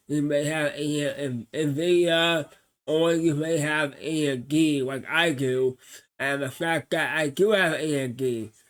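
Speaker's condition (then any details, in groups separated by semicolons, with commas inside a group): Cerebral palsy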